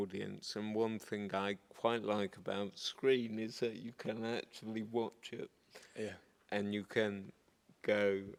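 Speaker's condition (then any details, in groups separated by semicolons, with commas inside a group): Multiple sclerosis; progressive form; developing over recent years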